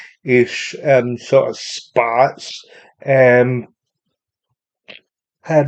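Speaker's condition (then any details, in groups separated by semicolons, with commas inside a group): Cerebral palsy; unable to walk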